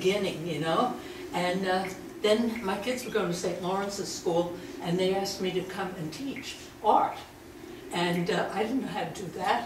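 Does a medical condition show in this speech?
No.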